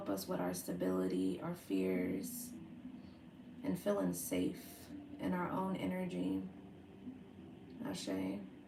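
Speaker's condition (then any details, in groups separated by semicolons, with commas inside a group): No condition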